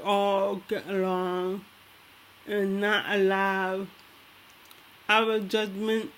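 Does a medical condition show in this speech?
Yes: cerebral palsy.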